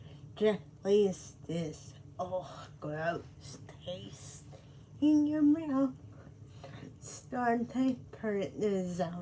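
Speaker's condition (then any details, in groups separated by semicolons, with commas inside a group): Cerebral palsy; speech affected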